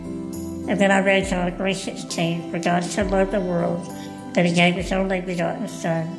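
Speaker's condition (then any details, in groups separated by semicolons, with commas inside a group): Cleft lip and palate, Goldenhar syndrome; congenital, from Dogen heart syndrome, missing right ear, right lung, right jawbone, right facial bones, asymmetrical face; scoliosis surgery at age 11, two days intubated in ICU, unable to talk then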